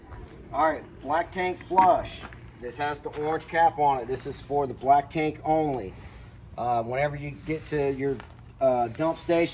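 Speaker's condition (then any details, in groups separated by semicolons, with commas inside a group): No condition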